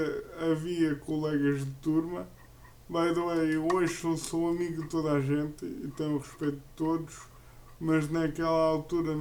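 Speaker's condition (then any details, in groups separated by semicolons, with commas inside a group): Cerebral palsy; uses a wheelchair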